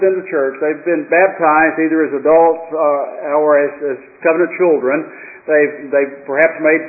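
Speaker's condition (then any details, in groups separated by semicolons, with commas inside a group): No condition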